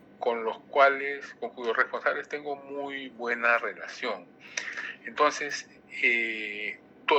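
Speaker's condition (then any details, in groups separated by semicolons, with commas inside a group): No condition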